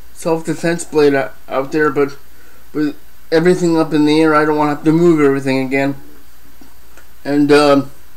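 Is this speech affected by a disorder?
Yes: cerebral palsy, spastic diplegia.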